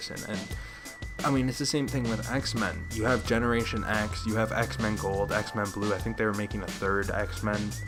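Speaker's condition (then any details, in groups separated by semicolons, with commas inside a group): No condition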